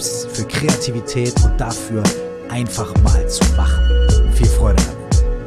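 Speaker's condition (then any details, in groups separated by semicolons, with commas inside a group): No condition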